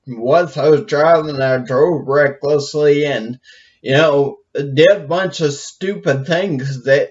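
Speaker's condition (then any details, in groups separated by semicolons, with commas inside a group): Brain injury; speech affected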